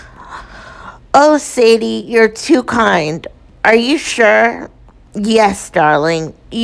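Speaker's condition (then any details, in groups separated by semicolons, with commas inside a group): Cerebral palsy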